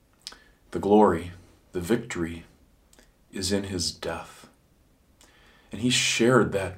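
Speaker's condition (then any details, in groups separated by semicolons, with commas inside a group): No condition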